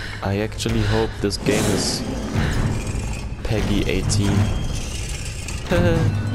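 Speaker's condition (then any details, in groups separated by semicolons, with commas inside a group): No condition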